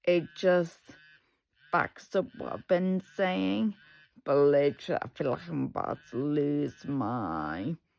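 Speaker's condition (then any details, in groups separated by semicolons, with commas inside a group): Multiple sclerosis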